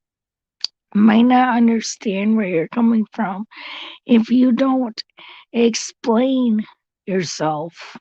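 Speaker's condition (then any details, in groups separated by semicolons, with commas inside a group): Cerebral palsy; since birth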